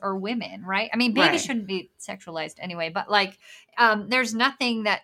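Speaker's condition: Bilateral cleft lip and palate; congenital

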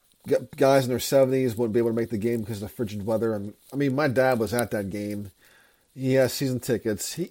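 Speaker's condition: No condition

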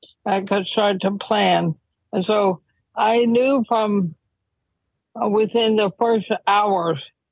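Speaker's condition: ALS; symptoms about nine years before diagnosis, wheelchair use when traveling

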